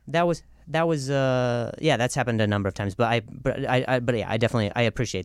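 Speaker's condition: Stutter; significant speech impediment; speaks for a living as stand-up comic; repeated sounds, blocks

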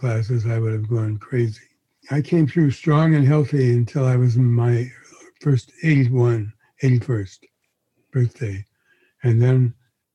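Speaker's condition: Parkinson's disease; progressive

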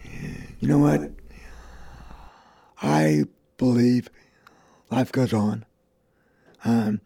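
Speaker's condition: Vocal cord damage; one vocal cord paralyzed, other works very little

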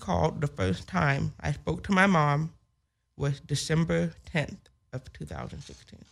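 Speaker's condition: Hearing loss with speech impediment; congenital hearing loss, 70% deaf one ear, 30% other, grandmother had hearing problems, diagnosed end of first grade; specialized hearing aids needed, can hear; only comfortable speaking within last year or so

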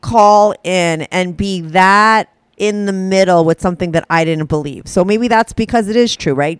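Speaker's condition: No condition

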